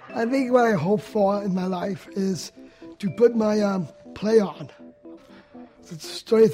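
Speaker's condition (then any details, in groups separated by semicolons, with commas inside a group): Down syndrome; adult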